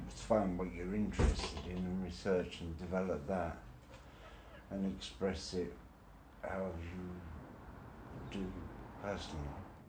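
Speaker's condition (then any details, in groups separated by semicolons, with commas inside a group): Brain injury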